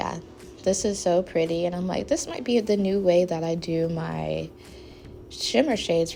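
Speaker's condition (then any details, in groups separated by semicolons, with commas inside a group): No condition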